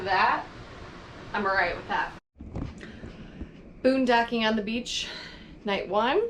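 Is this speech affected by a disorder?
No.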